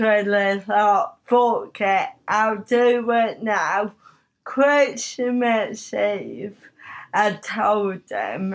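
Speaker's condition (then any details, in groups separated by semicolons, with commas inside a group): Cerebral palsy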